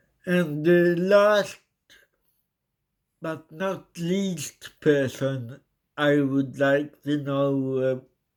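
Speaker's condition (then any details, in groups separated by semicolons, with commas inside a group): Cerebral palsy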